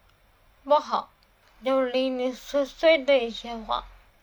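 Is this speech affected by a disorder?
Yes: cerebellar atrophy, hereditary; familial, mother, uncle and aunt died of it, untreatable, slurred speech first, then weak hands, no medication, about ten years given; cannot hold pen, cannot manage stairs or go out alone since COVID, falls; muffled articulation, tongue not nimble, listeners struggle to understand.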